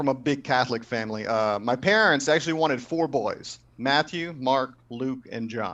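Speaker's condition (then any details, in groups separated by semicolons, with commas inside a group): No condition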